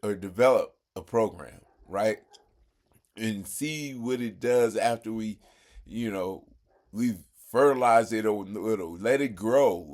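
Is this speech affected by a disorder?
No.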